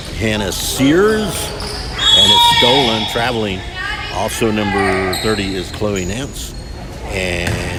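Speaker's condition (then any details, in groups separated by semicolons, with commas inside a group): No condition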